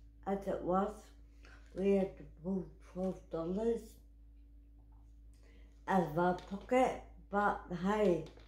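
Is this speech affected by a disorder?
Yes: cerebral palsy; wheelchair user.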